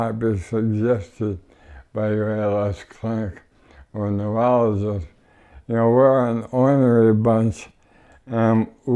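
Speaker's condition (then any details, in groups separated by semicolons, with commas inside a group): ALS; power wheelchair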